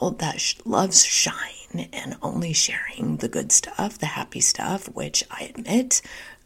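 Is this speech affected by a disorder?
Yes: spasmodic dysphonia; not using Botox.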